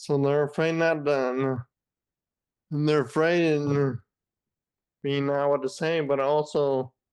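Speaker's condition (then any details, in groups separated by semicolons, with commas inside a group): Friedreich's ataxia; diagnosed age 14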